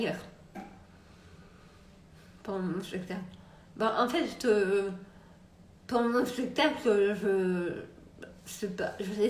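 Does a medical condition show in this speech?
Yes: multiple sclerosis.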